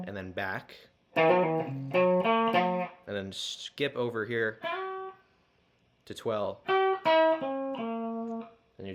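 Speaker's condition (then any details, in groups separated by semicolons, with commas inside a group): No condition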